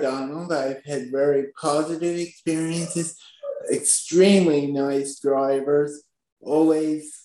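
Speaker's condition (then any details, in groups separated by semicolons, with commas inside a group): Spastic quadriplegic cerebral palsy; from birth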